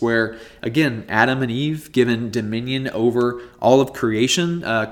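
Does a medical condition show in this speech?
No.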